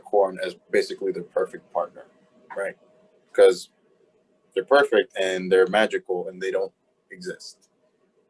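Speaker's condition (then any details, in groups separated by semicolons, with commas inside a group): No condition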